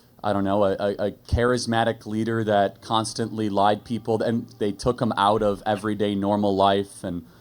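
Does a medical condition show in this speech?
No.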